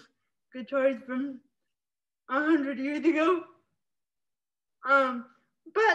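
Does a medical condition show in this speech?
Yes: spastic cerebral palsy.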